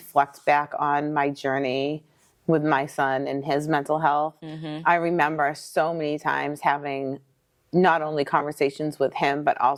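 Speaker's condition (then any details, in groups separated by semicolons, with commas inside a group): No condition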